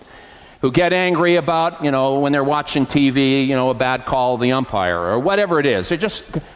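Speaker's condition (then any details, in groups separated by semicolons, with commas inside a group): No condition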